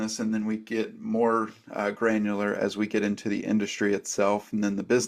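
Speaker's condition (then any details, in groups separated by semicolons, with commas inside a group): No condition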